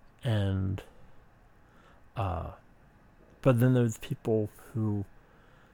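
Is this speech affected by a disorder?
Yes: speech impediment.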